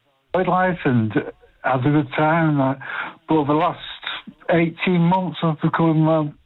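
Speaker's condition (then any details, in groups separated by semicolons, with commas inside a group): Parkinson's disease; DBS implant, DBS surgery couple of years ago, worsening over last 18 months; symptoms much better since surgery, frequent falls, very poor balance, repeated hospital visits after falls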